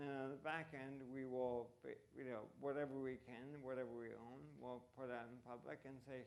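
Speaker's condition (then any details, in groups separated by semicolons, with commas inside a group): ALS; voice impacted, reduced fluency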